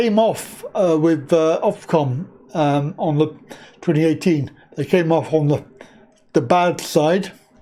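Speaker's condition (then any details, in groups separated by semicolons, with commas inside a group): Cerebral palsy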